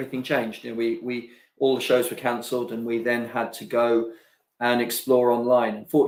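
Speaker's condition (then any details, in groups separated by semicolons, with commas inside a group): No condition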